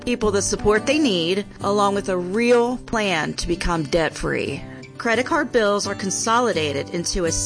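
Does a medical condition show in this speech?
No.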